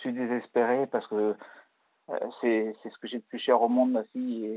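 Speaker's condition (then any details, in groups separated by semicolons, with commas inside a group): Parkinson's disease; Parkinson's disease in third year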